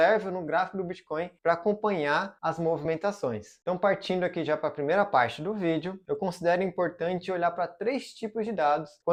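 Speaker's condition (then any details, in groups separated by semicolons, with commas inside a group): No condition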